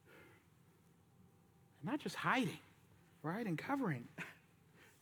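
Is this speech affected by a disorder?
No.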